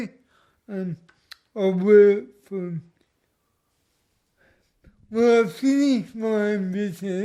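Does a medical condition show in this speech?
Yes: cerebral palsy; speech noticeably affected.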